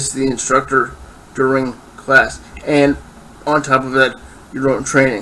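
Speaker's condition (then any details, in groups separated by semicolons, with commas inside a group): Cerebral palsy, spastic diplegia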